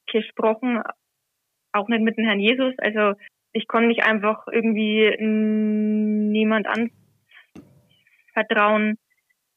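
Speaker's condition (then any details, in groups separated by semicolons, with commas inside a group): Stuttering; covert stuttering hidden over ten years, avoided words anticipated to be stuttered; no longer hidden, reads Gospel in church, practices reading at home beforehand; reading aloud in church not stutter-free; blocks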